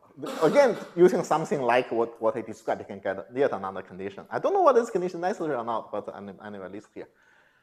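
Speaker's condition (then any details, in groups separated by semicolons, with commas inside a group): No condition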